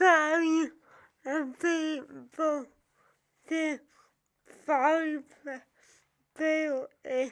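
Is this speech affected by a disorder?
Yes: cerebral palsy; from birth.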